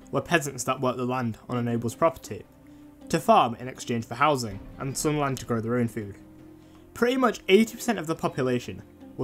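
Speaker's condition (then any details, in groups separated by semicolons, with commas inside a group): No condition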